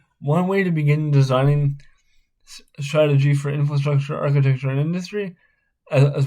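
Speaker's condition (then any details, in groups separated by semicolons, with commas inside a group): Spastic cerebral palsy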